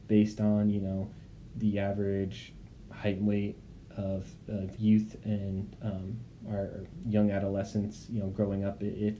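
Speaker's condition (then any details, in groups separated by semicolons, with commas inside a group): No condition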